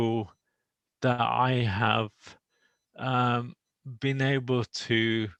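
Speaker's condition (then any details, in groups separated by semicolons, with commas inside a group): Motor neuron disease; speech a little slow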